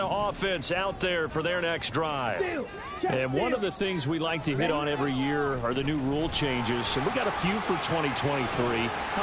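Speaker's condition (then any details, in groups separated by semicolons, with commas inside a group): No condition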